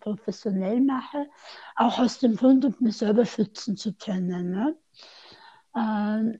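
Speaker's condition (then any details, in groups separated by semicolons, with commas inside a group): Speech impairment after tongue cancer, mild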